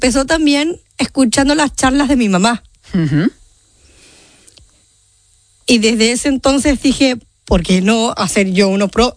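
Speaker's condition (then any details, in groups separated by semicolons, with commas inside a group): Down syndrome; genetic condition, mother prioritized leisure over therapy; age 30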